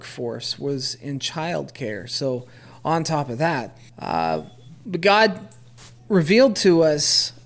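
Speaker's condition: No condition

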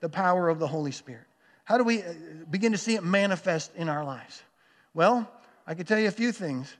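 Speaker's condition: No condition

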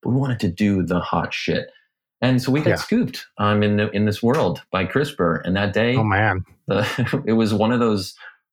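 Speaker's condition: No condition

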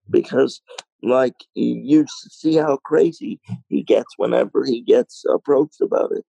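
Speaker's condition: Cerebral palsy, mild

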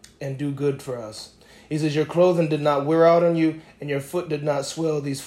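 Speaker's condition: No condition

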